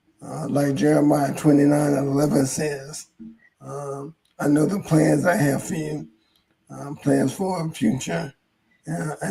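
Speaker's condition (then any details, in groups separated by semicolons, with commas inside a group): ALS; hoarse voice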